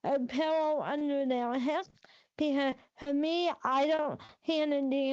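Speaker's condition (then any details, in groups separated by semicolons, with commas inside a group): Hemiplegic cerebral palsy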